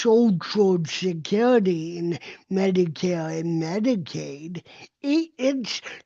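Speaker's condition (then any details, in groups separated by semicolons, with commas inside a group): Cerebral palsy; uses walker and wheelchair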